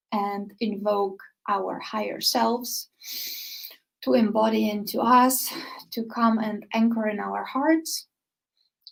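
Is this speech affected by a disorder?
No.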